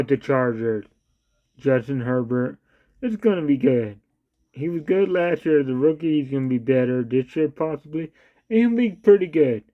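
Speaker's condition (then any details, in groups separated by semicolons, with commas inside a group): Cerebral palsy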